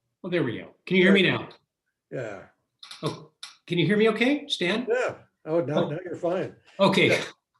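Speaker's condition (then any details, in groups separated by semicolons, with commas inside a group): No condition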